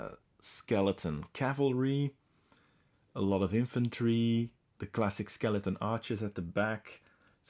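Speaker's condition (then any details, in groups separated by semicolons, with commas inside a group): No condition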